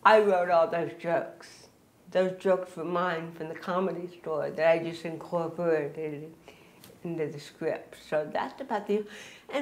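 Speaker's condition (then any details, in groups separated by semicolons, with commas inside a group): Cerebral palsy; speaking takes extra mental effort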